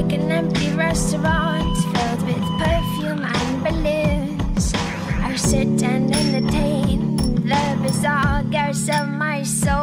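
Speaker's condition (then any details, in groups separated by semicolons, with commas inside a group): No condition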